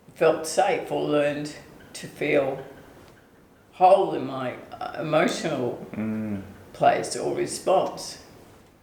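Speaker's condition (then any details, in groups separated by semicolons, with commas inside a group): ALS/MND; onset foot drop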